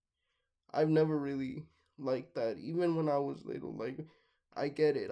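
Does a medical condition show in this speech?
Yes: cerebral palsy, mixed, mild.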